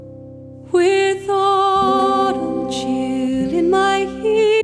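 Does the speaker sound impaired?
No.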